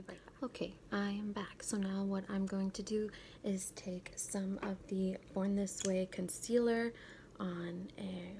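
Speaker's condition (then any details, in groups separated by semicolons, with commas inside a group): No condition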